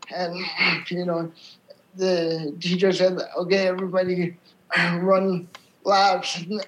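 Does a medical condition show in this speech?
Yes: cerebral palsy; from birth, wheelchair user; chronic pain, gradual progression over years, medication for bladder spasms.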